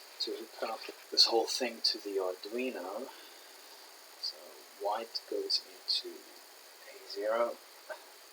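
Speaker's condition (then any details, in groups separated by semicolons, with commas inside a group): No condition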